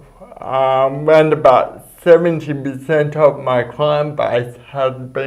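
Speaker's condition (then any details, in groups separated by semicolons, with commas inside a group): Cerebral palsy; speech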